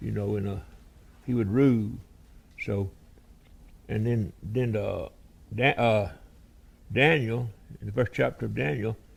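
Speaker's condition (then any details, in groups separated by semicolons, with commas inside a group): No condition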